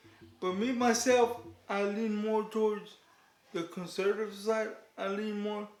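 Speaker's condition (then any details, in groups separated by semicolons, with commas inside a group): Cerebral palsy; declined offered surgery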